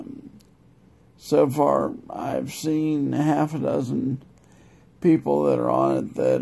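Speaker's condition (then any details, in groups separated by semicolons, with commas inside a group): Multiple sclerosis; likely primary progressive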